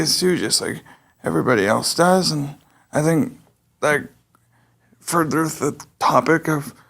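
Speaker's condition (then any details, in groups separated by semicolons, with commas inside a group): Cerebral palsy; able to speak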